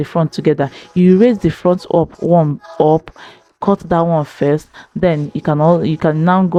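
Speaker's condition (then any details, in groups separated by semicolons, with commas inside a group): No condition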